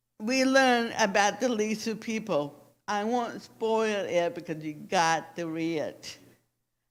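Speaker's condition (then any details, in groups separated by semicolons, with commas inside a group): Cerebral palsy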